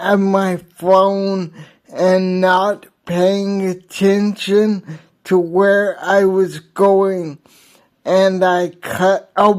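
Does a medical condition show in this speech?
Yes: hydrocephalus with shunt failure.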